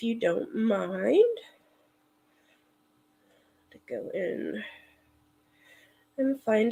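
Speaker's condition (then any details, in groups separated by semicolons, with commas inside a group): No condition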